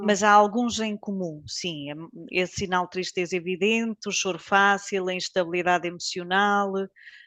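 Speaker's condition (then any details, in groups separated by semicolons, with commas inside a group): No condition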